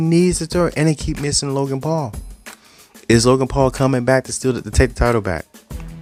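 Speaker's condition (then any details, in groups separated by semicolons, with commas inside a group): No condition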